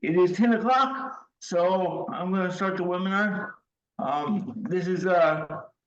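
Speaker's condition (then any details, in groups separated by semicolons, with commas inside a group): Cerebral palsy, severe; wheelchair user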